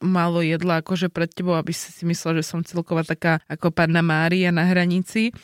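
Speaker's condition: No condition

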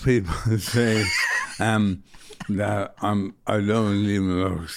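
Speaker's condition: Motor neuron disease; bulbar motor neuron disease, about a year since onset

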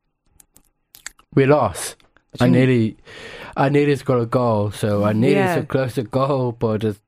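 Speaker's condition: Down syndrome; congenital

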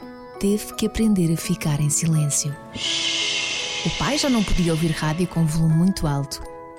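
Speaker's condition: No condition

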